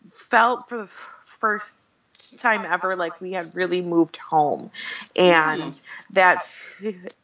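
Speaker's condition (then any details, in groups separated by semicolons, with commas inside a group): Stuttering; covert stuttering until about age 30, intensive program at American Institute for Stuttering in New York; 33 years old, mostly open about stuttering, sometimes still slips back into covert stage; stutters openly, including when introducing self, stutters on daughter's name Violet; blocks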